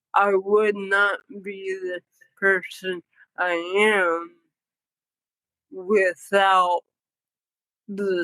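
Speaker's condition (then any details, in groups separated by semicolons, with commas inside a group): Cerebral palsy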